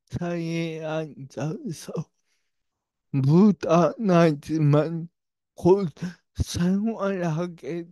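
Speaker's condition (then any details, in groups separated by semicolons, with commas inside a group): Brain lesion disability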